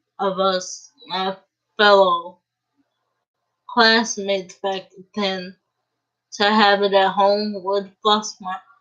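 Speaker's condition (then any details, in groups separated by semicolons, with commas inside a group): Cerebral palsy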